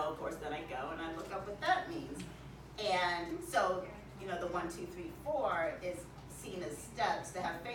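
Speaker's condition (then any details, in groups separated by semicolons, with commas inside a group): No condition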